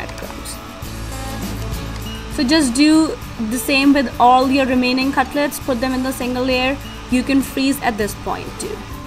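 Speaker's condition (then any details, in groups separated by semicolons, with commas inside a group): No condition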